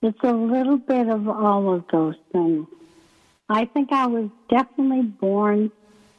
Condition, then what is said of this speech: ALS (motor neuron disease). So my breathing is affected by the ALS, the muscles make it hard to breathe, and also make it hard to speak.